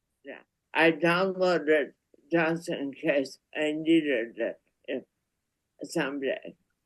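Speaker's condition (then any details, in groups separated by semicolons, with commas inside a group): Bulbar palsy, form of ALS, bulbar onset; bulbar palsy, rare ALS form; slurred speech began two years ago, age 74, speech therapy; slurred speech, lost singing, understood only by family, worsening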